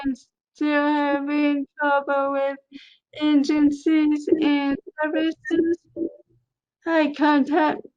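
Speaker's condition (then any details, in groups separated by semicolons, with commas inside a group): Cerebral palsy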